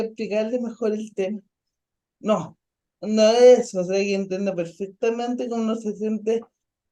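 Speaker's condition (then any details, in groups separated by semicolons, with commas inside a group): Ataxic cerebral palsy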